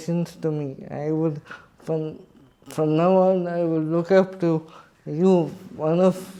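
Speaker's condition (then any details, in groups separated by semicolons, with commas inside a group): Cerebral palsy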